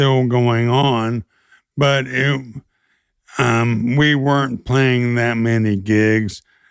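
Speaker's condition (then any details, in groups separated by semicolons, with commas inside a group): ALS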